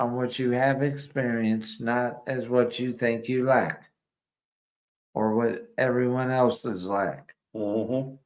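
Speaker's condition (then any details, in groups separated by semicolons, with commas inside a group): ALS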